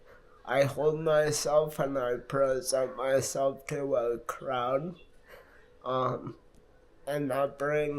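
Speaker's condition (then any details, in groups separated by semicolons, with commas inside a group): Multiple sclerosis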